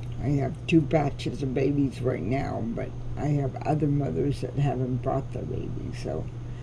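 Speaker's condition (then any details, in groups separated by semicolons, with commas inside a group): Cerebral palsy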